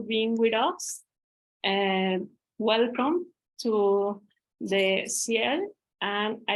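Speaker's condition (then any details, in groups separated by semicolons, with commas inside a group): No condition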